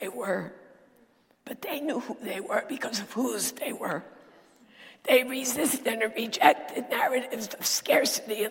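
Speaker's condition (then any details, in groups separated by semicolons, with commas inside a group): Dysphonia; sultry voice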